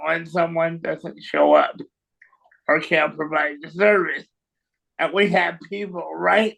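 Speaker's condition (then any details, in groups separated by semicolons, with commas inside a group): Cerebral palsy; long-term services and supports; voice may sound raised or yelling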